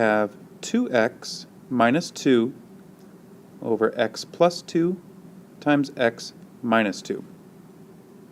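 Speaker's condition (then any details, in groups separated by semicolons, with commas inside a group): No condition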